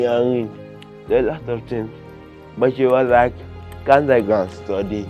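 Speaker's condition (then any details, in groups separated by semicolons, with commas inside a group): Cerebral palsy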